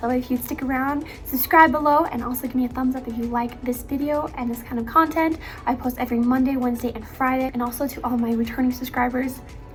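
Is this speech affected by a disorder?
No.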